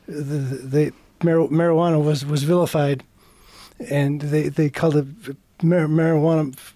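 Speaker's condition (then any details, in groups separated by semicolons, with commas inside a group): Parkinson's disease; Parkinson's disease diagnosed 17 years ago, progressive, affects walking, talking, swallowing and drinking; medication slowed progression to tolerable, trying medical cannabis, high-CBD low-THC pen helped sleep; must think before talking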